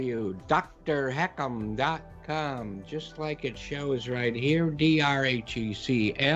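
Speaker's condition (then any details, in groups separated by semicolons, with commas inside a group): No condition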